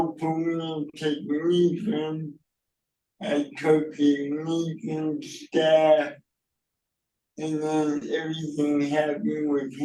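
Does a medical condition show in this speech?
Yes: cerebral palsy.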